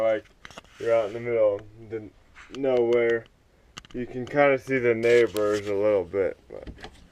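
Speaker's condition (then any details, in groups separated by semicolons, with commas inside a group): Cerebral palsy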